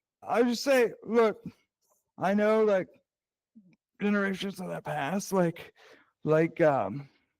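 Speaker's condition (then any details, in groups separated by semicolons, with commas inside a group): Cerebral palsy; present from birth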